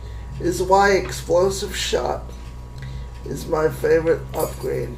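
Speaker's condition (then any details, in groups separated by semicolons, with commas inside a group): Cerebral palsy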